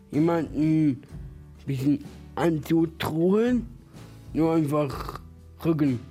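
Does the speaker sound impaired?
Yes: Down syndrome; trisomy 21, third copy of chromosome 21, present from birth; 18 and a half years old.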